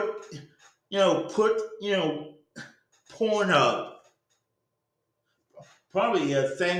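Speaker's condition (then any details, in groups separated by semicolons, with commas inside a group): Cerebral palsy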